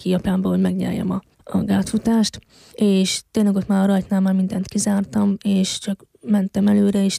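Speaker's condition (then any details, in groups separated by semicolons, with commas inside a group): Hearing loss since birth; wears hearing device, blow to head could damage it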